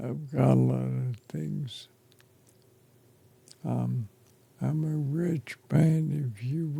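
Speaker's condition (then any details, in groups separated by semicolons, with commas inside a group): ALS; affects chest and throat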